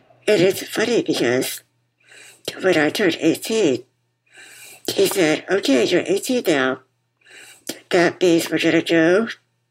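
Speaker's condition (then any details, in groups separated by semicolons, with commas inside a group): Muscular dystrophy; uses wheelchair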